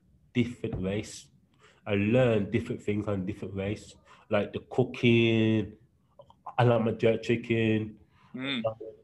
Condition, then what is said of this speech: Stuttering. Like, everybody know I got stutter problems. I can't talk straight, but I will deal with.